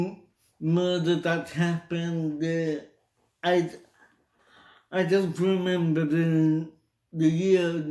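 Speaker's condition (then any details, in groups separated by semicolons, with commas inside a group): Cerebral palsy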